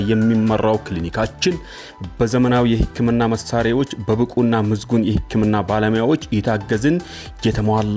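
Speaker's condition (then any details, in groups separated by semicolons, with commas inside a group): No condition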